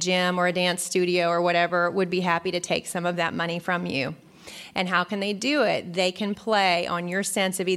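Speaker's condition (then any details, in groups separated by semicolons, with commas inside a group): No condition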